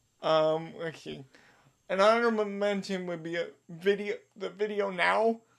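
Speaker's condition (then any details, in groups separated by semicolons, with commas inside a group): Cerebral palsy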